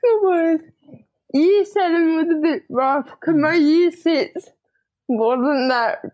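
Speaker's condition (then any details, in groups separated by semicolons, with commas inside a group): Cerebral palsy; spastic diplegia, hands mildly affected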